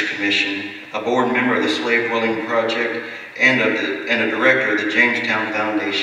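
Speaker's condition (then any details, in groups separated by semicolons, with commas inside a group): No condition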